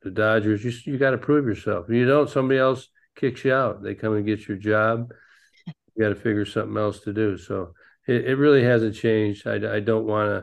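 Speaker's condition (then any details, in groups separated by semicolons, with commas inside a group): Parkinson's disease; bowling as activities to help with Parkinson's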